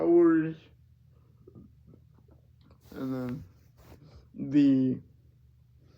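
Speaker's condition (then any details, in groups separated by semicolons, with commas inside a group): Cerebral palsy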